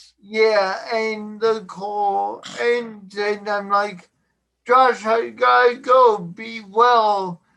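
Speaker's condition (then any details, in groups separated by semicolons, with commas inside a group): Cerebral palsy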